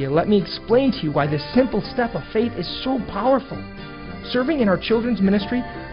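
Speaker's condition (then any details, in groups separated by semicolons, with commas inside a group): No condition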